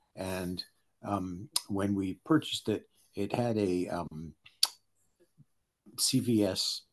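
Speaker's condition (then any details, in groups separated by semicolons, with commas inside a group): No condition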